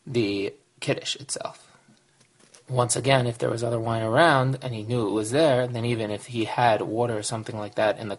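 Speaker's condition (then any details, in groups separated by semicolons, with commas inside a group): No condition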